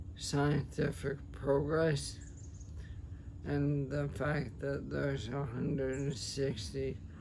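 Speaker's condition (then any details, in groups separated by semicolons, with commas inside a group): ALS, sporadic; speech affected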